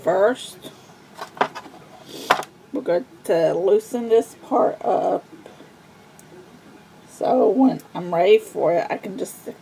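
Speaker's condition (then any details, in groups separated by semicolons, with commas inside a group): Cerebral palsy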